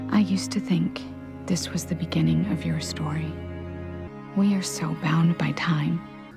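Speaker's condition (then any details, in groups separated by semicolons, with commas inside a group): No condition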